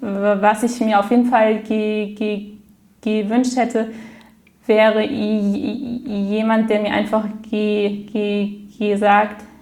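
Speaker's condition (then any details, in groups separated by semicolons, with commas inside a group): Stuttering; stuttering since childhood, unnoticed in primary school, shown openly in grades 5-6, laughed at; intensive therapies at 16 and 20 little effect, third therapy then speech technique helped, Flow self-help group Frankfurt; handles stuttering openly, speech technique to make stuttering more fluent; repeated sounds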